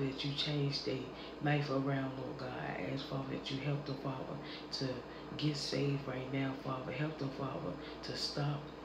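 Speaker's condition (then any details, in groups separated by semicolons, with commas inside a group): No condition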